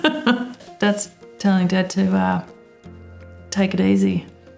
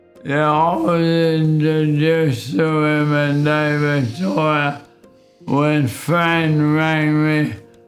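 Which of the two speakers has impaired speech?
The second: motor neurone disease; advanced, limited time left; early voice change, after surgery could not talk or swallow.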